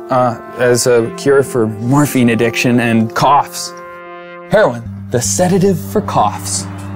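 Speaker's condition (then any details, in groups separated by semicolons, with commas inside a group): No condition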